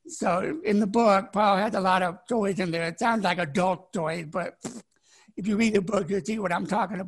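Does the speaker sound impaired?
Yes: deafness; born deaf, partially blind, learning disability, sign language learned at 21, broke neck, head injury, two strokes, paralyzed once; no hearing aid or cochlear implant, declines both, reads faces, beards and mustaches hinder; could not speak until age ten.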